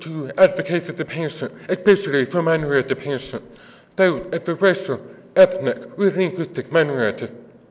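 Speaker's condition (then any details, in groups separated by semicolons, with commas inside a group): Deafness; works with interpreters; deaf accent, offers to repeat if not understood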